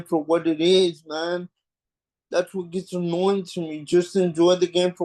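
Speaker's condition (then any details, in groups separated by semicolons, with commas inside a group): Cerebral palsy; mild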